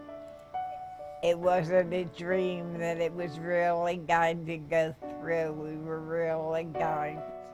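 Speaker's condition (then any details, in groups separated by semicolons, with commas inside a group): Parkinson's; developed after earlier mental illness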